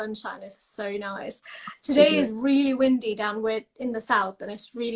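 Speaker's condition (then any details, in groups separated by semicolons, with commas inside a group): No condition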